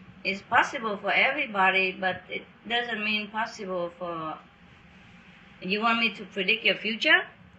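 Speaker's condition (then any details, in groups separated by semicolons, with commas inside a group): No condition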